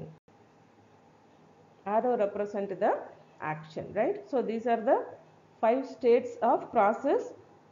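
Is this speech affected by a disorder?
No.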